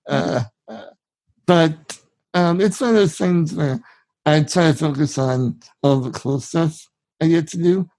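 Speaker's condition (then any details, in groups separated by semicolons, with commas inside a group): Spinal muscular atrophy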